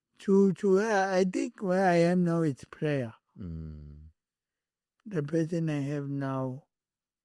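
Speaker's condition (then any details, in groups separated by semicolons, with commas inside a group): Cerebral palsy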